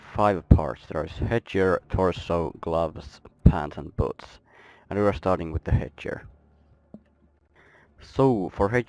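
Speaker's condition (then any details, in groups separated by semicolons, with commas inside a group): No condition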